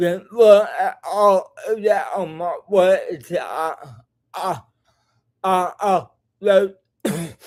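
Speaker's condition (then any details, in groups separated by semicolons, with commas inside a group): Cerebral palsy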